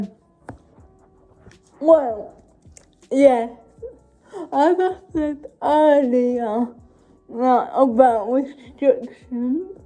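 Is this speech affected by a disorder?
Yes: cerebral palsy.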